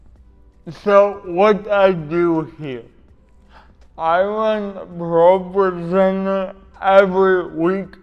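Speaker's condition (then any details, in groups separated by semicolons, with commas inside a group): Cerebral palsy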